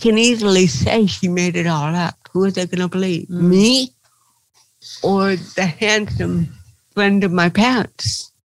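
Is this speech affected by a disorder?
Yes: cerebral palsy; since birth, limits movement, not quick on bike as child, felt unable to play professional tennis.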